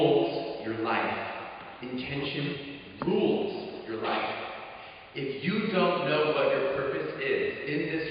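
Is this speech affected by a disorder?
No.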